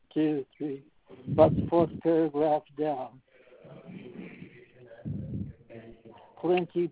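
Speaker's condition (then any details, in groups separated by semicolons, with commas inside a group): Parkinson's disease; hard for listener to understand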